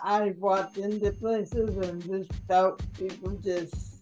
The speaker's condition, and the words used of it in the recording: Cerebral palsy. Now, I do worry sometimes about my diction because I have a speech impediment.